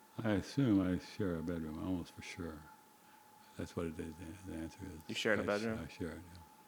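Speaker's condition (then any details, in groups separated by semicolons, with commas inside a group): Parkinson's disease; very quiet speech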